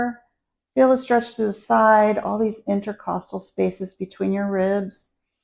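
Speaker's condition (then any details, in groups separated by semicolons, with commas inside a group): No condition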